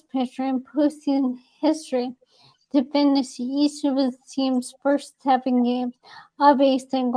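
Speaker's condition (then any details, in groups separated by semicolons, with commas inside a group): ALS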